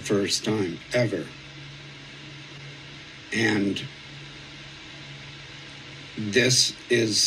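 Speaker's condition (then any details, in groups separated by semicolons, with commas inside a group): ALS; symptoms about 2.5 years, not walking, progression paused, physical therapy; voice previously lost, now slightly scratchy, past breathing trouble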